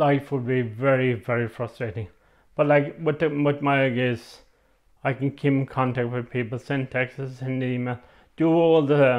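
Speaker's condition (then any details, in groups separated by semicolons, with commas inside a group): MND; communication devices assessed, types replies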